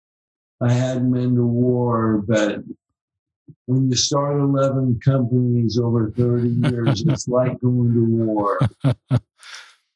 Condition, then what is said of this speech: ALS (motor neuron disease). My saliva goes into my lungs real easily because my throat is really affected.